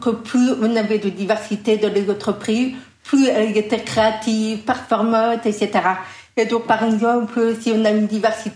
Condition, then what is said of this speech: Deafness. Ça a demandé un travail considérable Effectivement, j'ai mis 20 ans peux parler comme je parle